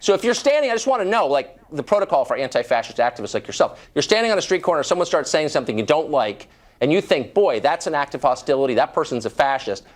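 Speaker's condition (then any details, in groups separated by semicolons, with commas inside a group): No condition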